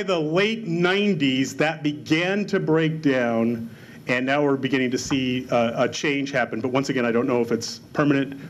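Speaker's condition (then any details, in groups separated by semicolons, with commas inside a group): No condition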